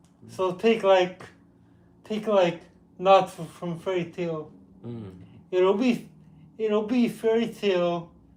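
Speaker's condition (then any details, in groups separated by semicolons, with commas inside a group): Cerebral palsy; with developmental delay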